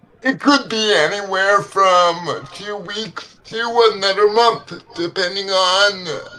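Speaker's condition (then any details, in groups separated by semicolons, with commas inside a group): Cerebral palsy; legs affected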